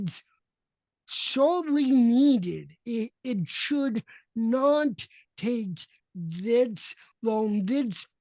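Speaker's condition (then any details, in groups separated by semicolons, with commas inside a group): Cerebral palsy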